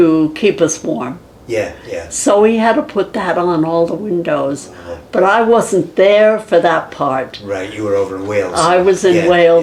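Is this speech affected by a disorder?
No.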